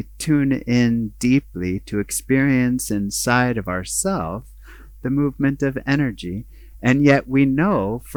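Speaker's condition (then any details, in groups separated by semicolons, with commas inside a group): No condition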